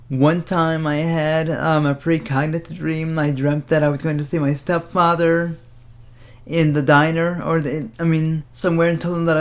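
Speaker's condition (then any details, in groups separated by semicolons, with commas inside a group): Cerebral palsy; speaks fast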